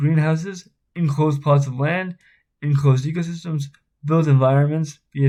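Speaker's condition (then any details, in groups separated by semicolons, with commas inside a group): Spastic cerebral palsy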